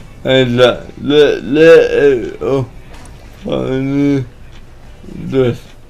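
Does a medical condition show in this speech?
Yes: cerebral palsy; atypical speech.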